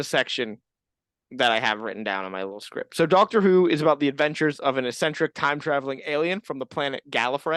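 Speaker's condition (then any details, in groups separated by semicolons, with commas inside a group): No condition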